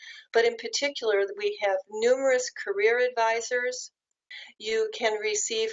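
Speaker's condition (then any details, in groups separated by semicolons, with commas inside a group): No condition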